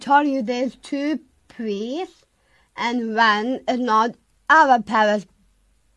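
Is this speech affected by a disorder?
Yes: Down syndrome; from birth, confirmed 3 days after birth, heart hole closed spontaneously at age 2; speaks a lot slower, learns and moves slower.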